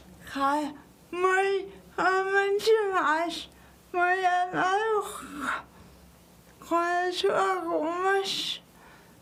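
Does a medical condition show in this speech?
Yes: cerebral palsy.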